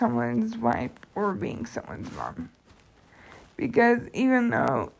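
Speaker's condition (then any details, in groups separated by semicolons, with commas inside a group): Cerebral palsy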